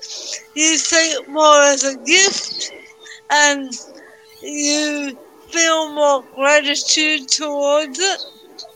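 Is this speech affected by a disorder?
Yes: cerebral palsy.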